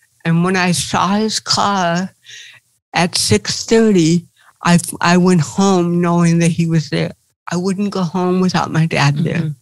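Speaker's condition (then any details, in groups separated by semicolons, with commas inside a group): Cerebral palsy; speech therapy in preschool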